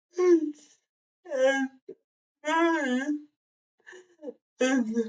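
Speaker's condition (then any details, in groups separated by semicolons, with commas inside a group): Cerebral palsy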